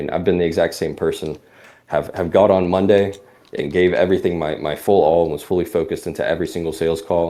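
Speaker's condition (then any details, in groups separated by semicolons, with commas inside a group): No condition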